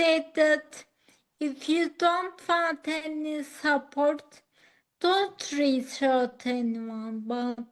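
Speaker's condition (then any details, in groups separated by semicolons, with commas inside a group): Acquired ataxia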